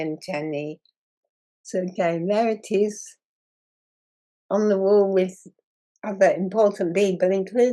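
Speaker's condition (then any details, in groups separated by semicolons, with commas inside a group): Muscular dystrophy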